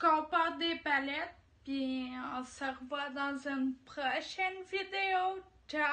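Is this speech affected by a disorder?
Yes: ataxia; degenerative.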